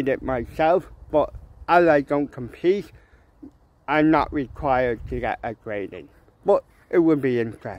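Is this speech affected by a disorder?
Yes: cerebral palsy; mild, ataxic type.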